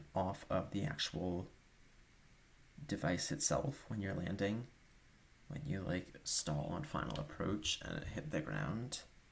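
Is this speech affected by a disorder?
No.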